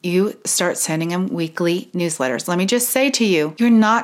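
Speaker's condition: No condition

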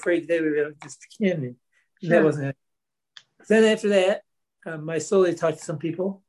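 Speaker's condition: Parkinson's disease; progressive Parkinson's, deep brain stimulation (DBS) surgery about 4 years after diagnosis; speech affected by Parkinson's and DBS surgery

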